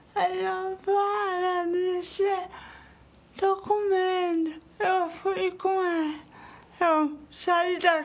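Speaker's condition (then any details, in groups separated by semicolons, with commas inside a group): Cerebral palsy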